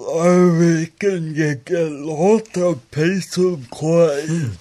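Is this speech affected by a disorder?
Yes: stroke with aphasia; acquired brain injury from stroke, disability mostly in brain controlling muscles, balance issues, walks funny; talks funny, a bit of aphasia, thinking fine.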